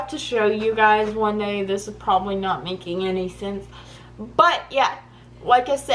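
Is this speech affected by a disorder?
Yes: cerebral palsy.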